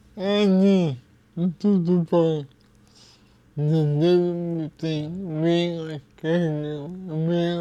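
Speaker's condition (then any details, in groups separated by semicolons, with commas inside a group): Cerebral palsy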